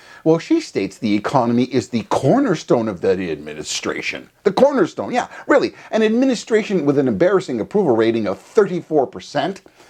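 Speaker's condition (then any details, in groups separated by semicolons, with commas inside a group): No condition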